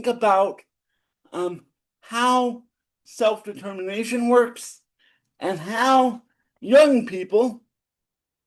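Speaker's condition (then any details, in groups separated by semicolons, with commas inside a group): Cerebral palsy; spastic type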